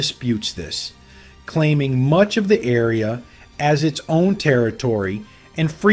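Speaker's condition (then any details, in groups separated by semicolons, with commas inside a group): No condition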